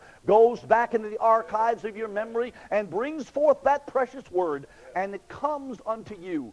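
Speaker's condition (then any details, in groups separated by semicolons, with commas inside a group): No condition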